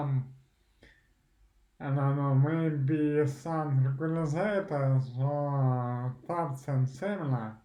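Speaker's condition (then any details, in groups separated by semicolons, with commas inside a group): Primary progressive multiple sclerosis; onset with eye movement problems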